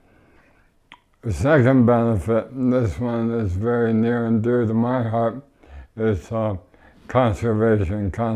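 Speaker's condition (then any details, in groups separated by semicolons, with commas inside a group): ALS; power wheelchair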